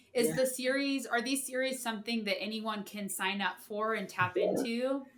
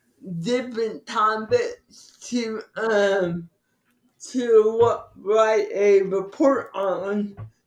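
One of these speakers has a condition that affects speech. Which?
The second: cerebral palsy; from birth.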